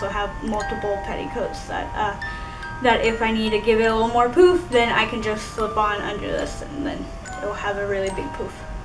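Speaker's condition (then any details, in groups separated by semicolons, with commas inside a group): No condition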